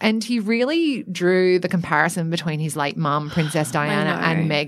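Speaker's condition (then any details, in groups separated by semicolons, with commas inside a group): No condition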